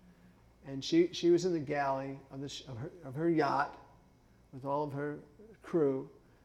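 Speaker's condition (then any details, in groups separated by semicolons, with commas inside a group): Parkinson's; ice water harms vocal cords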